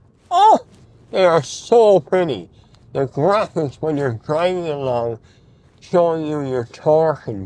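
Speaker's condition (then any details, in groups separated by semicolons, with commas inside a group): Mouth cancer surgery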